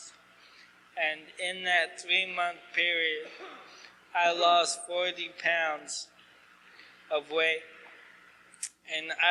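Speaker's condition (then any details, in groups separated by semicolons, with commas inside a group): ALS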